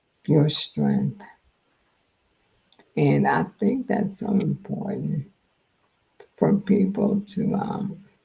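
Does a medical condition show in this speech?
Yes: multiple sclerosis.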